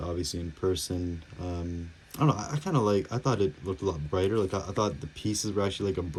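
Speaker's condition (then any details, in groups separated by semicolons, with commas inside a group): No condition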